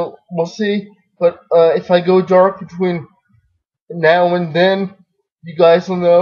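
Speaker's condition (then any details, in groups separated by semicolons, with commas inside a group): Spastic diplegia cerebral palsy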